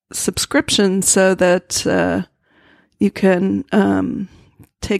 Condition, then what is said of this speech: No condition.